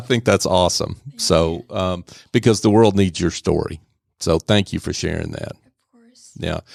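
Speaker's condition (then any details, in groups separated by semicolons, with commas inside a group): No condition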